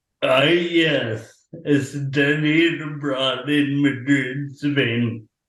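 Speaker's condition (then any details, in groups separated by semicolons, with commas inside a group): Traumatic brain injury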